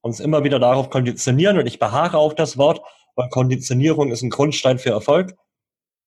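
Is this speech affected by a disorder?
Yes: cleft lip and palate; congenital cleft lip, jaw and palate, Bundeswehr cited inability to eat army food; learned to speak through speech therapy until age nine.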